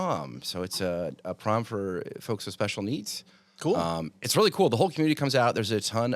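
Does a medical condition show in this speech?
No.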